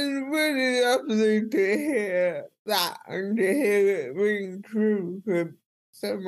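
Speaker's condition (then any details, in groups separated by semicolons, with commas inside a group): Cerebral palsy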